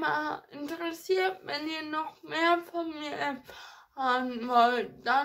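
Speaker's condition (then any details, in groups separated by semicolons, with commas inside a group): Ataxia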